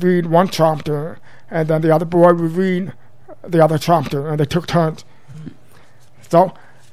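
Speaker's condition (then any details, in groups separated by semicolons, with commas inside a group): Profound deafness since birth; congenital, total deafness; speaks orally as guest on radio show; learned speech via daily school speech therapy, mother's home drills feeling throat vibrations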